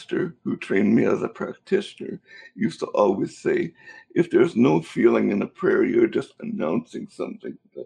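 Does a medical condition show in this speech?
Yes: cerebral palsy; cerebral palsy since birth.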